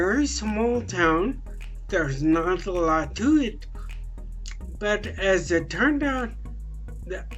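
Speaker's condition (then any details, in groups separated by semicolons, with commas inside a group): Traumatic brain injury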